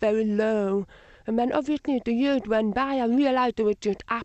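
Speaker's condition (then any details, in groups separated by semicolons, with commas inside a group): Deafness, Usher syndrome, severe; type two, born completely deaf, hearing aids from age two, tunnel vision, registered blind at 29; speech training from age two, some answers may be a little indistinct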